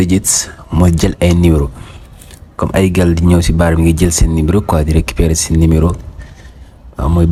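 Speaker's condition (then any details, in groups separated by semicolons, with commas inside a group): No condition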